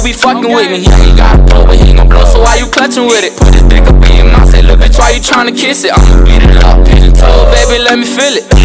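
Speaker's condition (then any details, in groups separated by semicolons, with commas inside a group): No condition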